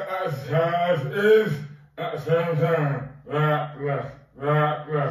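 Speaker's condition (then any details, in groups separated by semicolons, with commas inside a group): Dystonia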